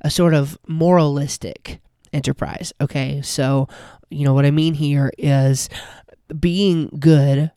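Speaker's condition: No condition

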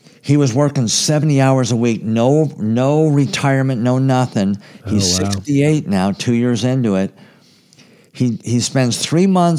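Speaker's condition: Cleft palate; congenital, very severe

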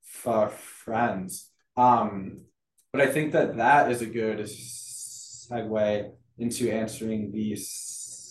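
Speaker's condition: Stuttering; stuttering since childhood; varies by situation, more fluent when confident, healthy and feeling good; repeated sounds, prolonged sounds

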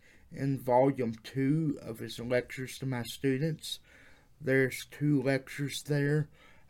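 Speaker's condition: Cerebral palsy; wheelchair user

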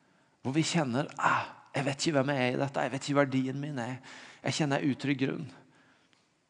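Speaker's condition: No condition

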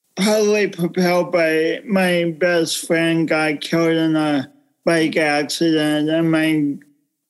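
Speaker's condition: Cerebral palsy; coordination differences

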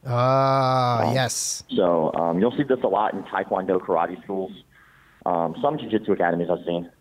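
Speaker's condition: Cleft palate; congenital

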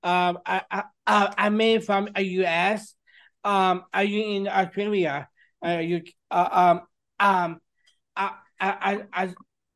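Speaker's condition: Down syndrome; lifelong genetic condition; young man, in last year at Huntington High School when business started; short, sometimes ungrammatical sentences, word repetitions and substitutions

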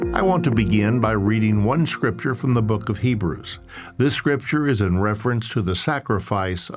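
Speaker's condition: No condition

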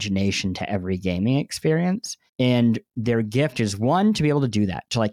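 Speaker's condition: Cleft lip and palate; bandaged

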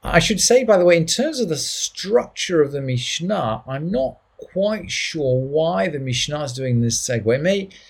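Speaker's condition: No condition

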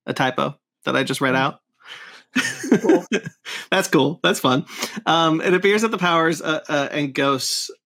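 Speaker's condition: No condition

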